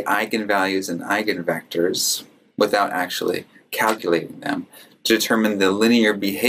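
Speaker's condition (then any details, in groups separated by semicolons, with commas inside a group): No condition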